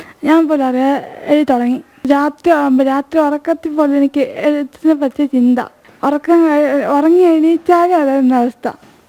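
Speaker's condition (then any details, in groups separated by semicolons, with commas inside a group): Cerebral palsy; present from birth, both legs affected; hospital treatment until age 10; past difficulty speaking and moving hands, later overcome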